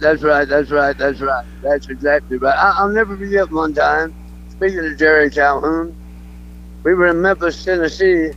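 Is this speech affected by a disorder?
Yes: throat cancer; speech not the best as result of throat cancer, may sound drunk, quit podcasts over it.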